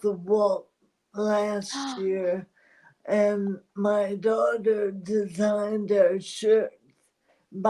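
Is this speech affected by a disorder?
Yes: ALS.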